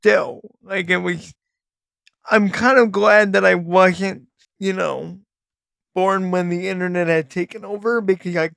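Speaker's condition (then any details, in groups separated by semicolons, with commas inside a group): Cerebral palsy; poor hand dexterity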